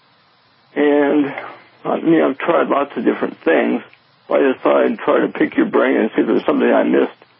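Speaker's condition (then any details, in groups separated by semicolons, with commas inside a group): Parkinson's; slight tremor years before diagnosis, worsened after anesthesia for broken hip and femur, worse on left side; started Sinemet this past year, fish oil, acetyl-carnitine, acetyl-cysteine, tried glutathione IVs, tyrosine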